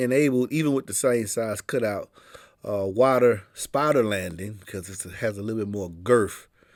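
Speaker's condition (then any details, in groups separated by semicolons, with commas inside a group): No condition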